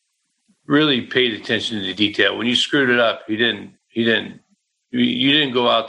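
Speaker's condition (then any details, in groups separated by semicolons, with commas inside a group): Parkinson's disease; right brain more affected, left body side compromised, early muscle, posture changes, limp, prior neck surgery; ongoing therapy and medication; once unable to talk on broadcast around diagnosis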